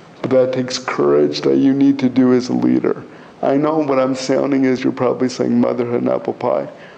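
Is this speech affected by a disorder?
Yes: cerebral palsy.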